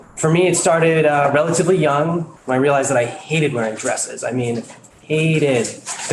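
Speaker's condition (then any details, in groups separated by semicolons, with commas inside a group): No condition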